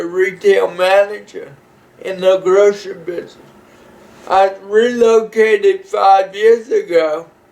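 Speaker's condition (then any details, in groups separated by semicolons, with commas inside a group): Cerebral palsy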